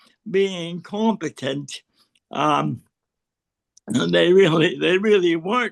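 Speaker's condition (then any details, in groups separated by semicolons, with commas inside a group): Cerebral palsy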